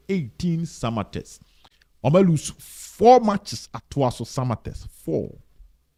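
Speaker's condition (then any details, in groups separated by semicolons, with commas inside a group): No condition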